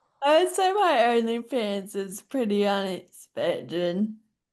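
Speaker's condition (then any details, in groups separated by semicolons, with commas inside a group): Friedreich's ataxia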